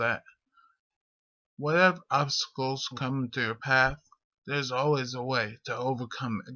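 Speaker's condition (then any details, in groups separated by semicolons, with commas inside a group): Multiple sclerosis; rambling speech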